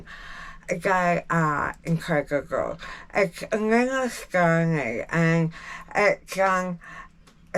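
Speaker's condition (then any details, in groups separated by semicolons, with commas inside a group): Jaw cancer surgery; tracheostomy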